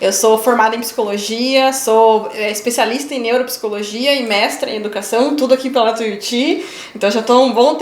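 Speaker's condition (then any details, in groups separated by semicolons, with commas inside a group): No condition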